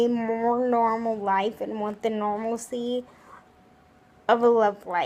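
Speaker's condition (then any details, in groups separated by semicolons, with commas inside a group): Cerebral palsy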